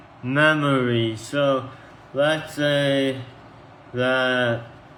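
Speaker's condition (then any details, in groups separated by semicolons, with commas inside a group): Tongue cancer surgery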